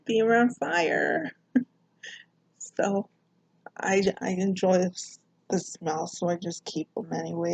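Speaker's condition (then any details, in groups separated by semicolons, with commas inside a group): Cerebral palsy; speech affected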